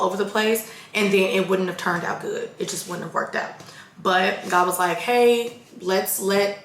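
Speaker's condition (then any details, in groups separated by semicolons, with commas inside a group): No condition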